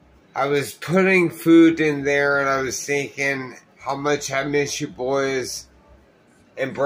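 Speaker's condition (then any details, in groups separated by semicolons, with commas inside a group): Multiple sclerosis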